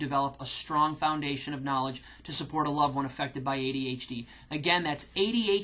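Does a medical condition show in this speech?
No.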